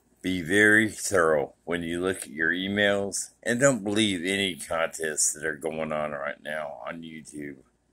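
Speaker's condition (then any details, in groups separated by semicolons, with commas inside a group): Traumatic brain injury; three-week coma, paralysis; sounds drunk when speaking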